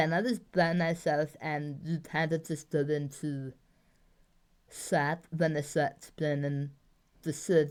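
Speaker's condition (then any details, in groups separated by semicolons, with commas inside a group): Tongue cancer surgery; tongue cancer twice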